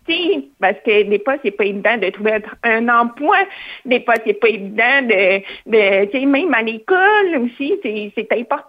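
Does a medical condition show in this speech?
Yes: hearing loss, cochlear implant; hard of hearing, cochlear implant received at age 4, operated very young; lip-reads, masks make lip-reading harder, uses interpreters and special-education teacher (orthopédagogue).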